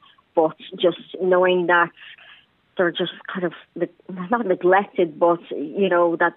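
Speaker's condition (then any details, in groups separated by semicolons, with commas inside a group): Cleft palate; genetic disorders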